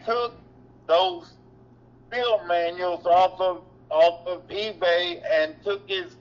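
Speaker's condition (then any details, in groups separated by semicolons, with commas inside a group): Cerebral palsy; mobility affected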